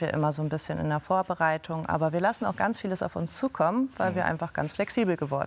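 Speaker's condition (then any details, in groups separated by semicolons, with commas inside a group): No condition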